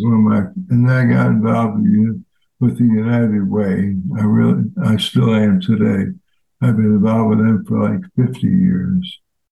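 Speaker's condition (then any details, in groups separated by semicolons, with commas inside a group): ALS; fatal progressive disease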